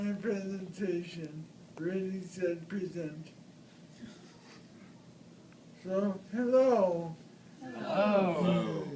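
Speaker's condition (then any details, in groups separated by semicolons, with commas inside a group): Brain injury; traumatic brain injury; recovery through most of 30s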